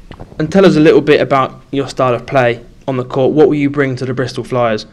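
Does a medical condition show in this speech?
No.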